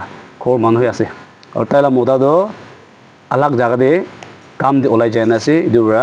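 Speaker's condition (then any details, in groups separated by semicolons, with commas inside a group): No condition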